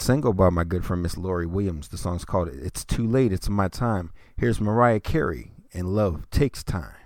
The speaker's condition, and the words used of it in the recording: None; typical speech.